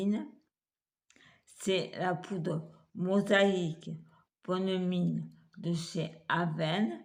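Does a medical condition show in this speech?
Yes: multiple sclerosis; uses wheelchair.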